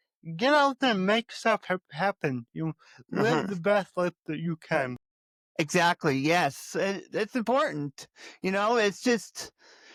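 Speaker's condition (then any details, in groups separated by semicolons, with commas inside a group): Cerebral palsy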